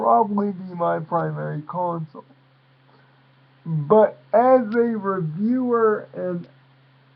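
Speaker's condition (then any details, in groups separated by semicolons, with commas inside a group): Cerebral palsy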